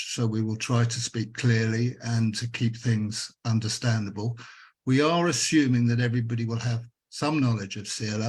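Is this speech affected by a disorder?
No.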